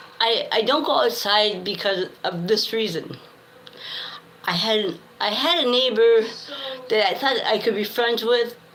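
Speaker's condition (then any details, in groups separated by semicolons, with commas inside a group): Cerebral palsy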